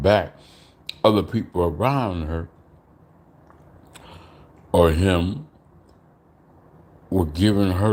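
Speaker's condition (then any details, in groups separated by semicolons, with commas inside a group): Slurred speech; still slurs words occasionally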